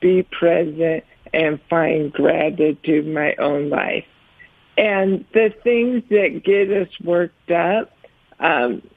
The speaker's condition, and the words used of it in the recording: ALS (motor neuron disease). And just to be real, so our viewers know, you were worried about your voice, and you held up.